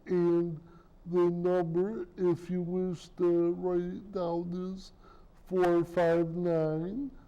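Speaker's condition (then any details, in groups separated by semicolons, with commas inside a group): Cerebral palsy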